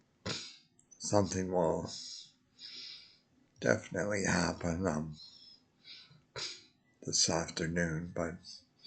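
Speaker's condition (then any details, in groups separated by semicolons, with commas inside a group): Multiple sclerosis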